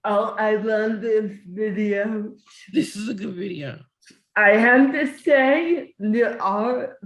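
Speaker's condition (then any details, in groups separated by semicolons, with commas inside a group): Cerebral palsy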